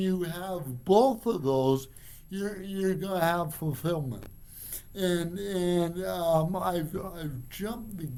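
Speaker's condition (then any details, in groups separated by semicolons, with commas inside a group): Cerebral palsy; from birth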